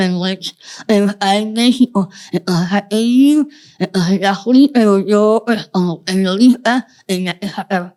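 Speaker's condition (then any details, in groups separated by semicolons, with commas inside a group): Moebius syndrome, congenital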